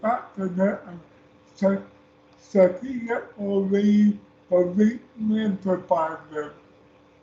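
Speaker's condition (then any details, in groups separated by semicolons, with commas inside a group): Speech impairment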